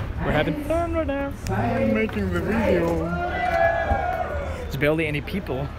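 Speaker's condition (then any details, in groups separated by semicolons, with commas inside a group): No condition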